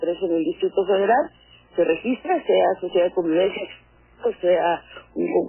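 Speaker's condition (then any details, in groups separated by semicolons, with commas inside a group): No condition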